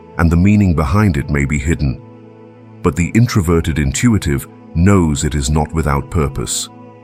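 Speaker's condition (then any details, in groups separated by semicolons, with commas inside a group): No condition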